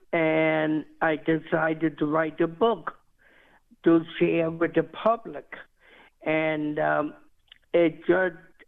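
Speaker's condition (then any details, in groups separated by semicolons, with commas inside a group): Cerebral palsy; never expected to walk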